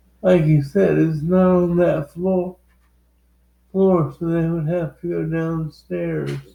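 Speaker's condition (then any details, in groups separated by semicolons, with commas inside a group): Cerebral palsy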